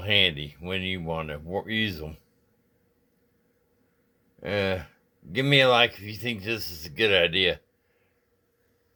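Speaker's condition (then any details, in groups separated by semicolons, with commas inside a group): Traumatic brain injury; sounds drunk when speaking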